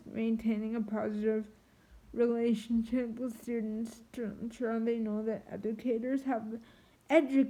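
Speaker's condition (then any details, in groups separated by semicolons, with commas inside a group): Triplegic cerebral palsy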